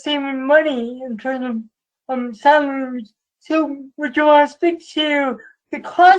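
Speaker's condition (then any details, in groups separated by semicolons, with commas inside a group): Cerebral palsy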